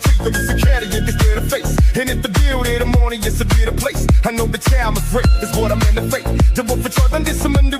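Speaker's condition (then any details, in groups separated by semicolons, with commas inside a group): No condition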